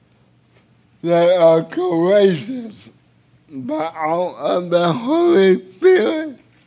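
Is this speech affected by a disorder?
Yes: cerebral palsy; speech a little unclear.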